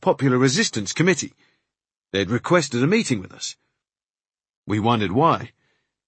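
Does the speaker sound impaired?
No.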